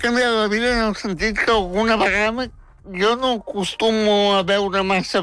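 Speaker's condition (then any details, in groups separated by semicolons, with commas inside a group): Spastic tetraplegic cerebral palsy; twin embryo died in complex pregnancy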